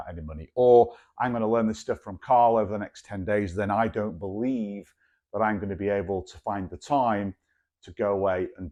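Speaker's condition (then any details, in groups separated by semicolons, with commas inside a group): No condition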